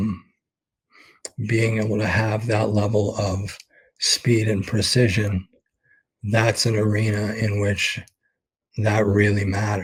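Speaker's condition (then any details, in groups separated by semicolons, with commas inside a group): ALS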